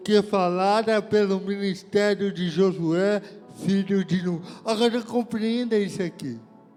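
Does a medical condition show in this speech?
Yes: cerebral palsy.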